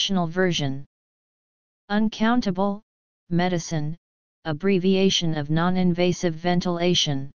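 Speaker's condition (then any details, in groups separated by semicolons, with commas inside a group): No condition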